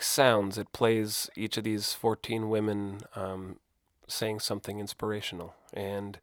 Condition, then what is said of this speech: No condition.